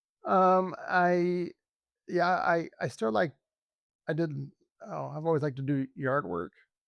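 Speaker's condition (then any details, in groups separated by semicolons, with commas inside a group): ALS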